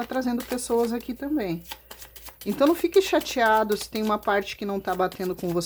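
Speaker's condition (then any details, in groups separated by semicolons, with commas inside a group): No condition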